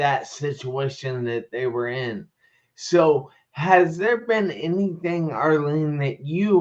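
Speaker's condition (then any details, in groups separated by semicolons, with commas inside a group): Traumatic brain injury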